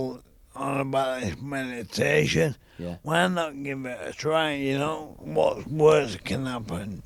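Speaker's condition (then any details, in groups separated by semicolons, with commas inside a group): ALS; young onset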